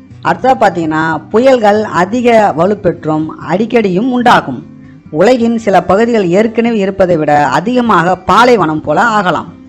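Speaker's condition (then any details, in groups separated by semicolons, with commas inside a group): No condition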